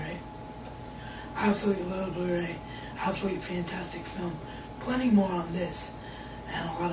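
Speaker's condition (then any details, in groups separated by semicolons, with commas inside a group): Cerebral palsy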